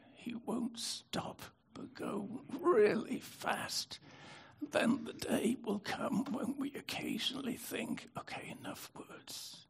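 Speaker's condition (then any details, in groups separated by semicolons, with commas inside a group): Spasmodic dystonia; prior stroke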